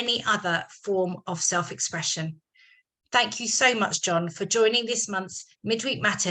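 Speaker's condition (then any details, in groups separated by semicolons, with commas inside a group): No condition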